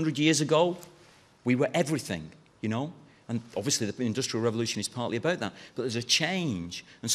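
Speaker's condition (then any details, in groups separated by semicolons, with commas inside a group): No condition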